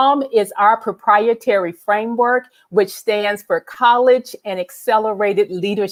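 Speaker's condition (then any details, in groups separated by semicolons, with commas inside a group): No condition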